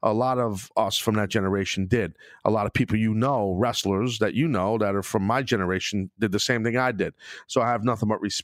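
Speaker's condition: No condition

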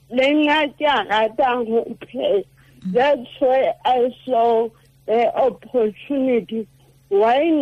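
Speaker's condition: Cerebral palsy; present from birth, affects walking and hand use, uses hands in a different way, takes her time; affects speech

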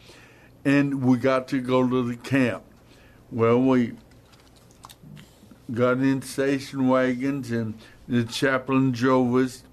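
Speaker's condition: Hemorrhagic stroke, hemorrhagic, basal ganglia

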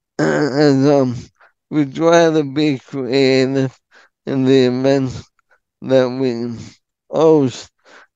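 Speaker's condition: ALS; speaks in full sentences

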